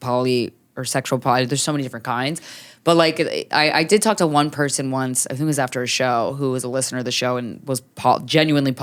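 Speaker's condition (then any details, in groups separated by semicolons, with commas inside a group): No condition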